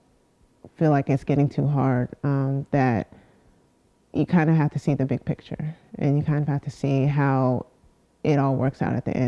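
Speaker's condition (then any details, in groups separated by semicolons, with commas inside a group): No condition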